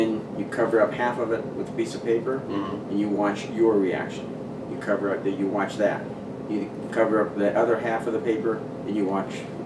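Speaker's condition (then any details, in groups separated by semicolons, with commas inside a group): No condition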